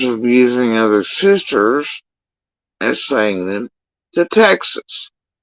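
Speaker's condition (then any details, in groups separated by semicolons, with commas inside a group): Facial paralysis after surgery; tongue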